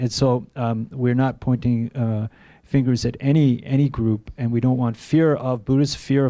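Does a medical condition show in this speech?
No.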